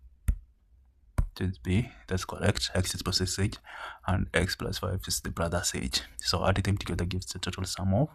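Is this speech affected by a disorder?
No.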